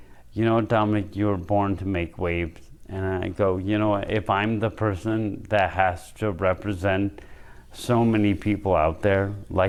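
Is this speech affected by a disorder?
Yes: ALS; diagnosed a year ago; speech affected.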